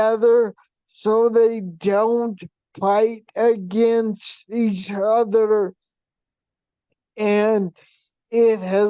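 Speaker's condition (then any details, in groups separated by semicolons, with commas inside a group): Vp shunt failure, brain pressure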